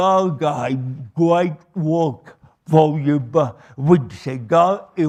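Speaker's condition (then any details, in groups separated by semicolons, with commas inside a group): Cerebral palsy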